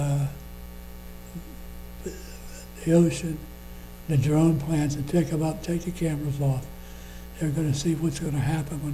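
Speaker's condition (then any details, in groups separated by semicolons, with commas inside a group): Parkinson's disease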